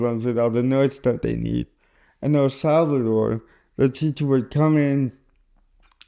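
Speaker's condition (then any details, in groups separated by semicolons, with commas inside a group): Cerebral palsy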